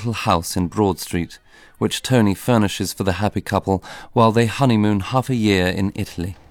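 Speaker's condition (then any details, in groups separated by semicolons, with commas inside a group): No condition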